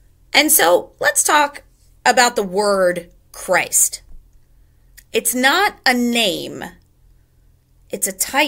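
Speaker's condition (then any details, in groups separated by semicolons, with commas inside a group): No condition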